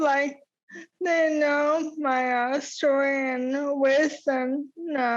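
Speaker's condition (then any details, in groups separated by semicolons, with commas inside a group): ALS; about 8 years since diagnosis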